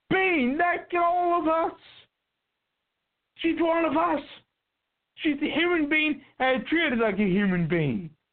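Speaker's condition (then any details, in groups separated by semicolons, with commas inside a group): Cerebral palsy; visible to casting agents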